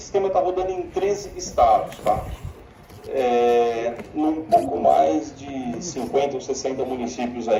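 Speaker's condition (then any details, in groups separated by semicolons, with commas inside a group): No condition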